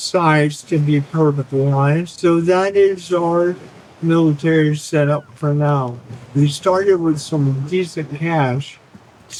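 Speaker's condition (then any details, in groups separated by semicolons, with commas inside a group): Cerebral palsy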